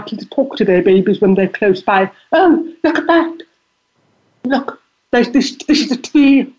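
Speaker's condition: Deafness; relies on lip reading

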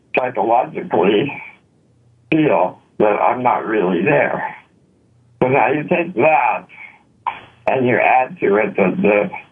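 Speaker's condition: Spinal muscular atrophy; transportation

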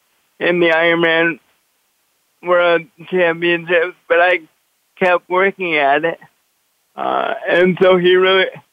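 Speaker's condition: Cerebral palsy; brain cannot reliably direct muscles, walks with walker, must consciously control every movement including holding head up; pushed and pulled through triathlon races by father

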